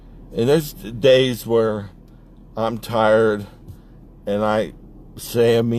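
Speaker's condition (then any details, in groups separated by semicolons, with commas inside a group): ALS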